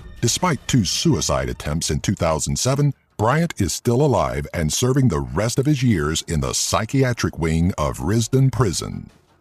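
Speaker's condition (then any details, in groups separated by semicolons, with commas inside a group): No condition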